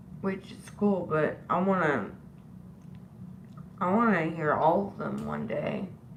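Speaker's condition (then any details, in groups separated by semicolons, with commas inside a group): Disability causing slurred speech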